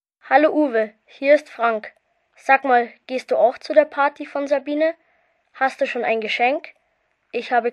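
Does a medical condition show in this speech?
No.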